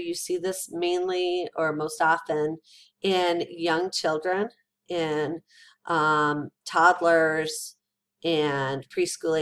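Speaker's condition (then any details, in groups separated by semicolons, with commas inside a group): No condition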